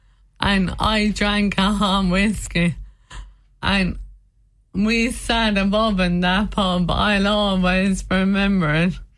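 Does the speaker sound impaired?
Yes: motor neurone disease; diagnosed by elimination at hospital in Limerick, began with fatigue and struggling with physical tasks.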